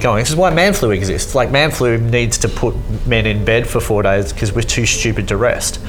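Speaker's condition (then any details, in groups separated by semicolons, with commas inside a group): Cleft lip and palate; congenital cleft lip and palate, repeated hospital stays and surgeries as a baby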